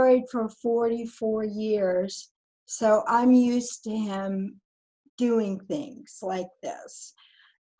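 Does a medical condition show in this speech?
Yes: ALS; onset with balance loss, backward falls; voice weakening, voice banking begun.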